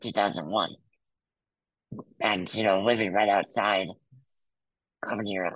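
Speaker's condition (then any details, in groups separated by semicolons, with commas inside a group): Muscular dystrophy; congenital, wheelchair user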